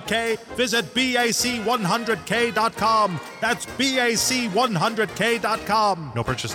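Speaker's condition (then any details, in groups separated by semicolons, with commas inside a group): No condition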